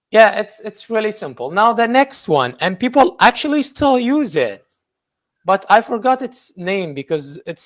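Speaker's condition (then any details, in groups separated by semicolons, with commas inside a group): No condition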